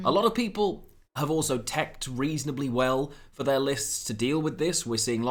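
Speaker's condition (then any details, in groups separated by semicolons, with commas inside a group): No condition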